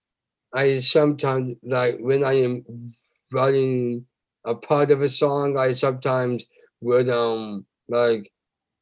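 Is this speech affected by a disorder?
Yes: Down syndrome.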